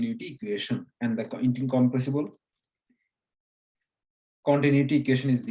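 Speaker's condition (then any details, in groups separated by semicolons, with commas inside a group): No condition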